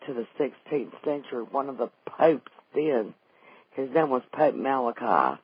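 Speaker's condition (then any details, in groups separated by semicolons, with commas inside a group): Vocal cord paralysis after stroke; wheelchair user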